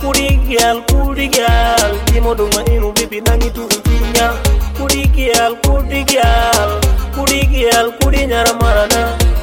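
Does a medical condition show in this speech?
No.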